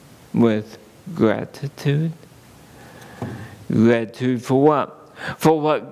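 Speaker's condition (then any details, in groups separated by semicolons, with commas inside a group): ALS; seeing doctors for multiple organic issues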